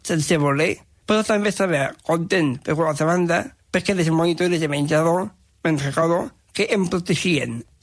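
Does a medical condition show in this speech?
Yes: Down syndrome; extra chromosome; expresses himself in own way and own words, dislikes being corrected, very talkative.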